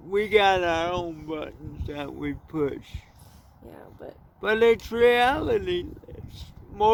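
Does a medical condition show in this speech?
Yes: cerebral palsy.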